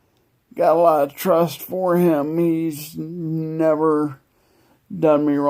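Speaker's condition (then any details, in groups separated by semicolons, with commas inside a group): Multiple sclerosis; speech worsening, often cannot hold conversations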